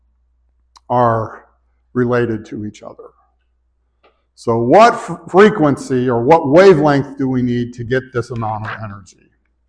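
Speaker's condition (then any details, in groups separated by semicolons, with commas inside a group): No condition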